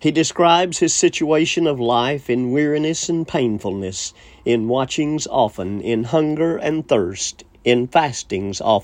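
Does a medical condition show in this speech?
No.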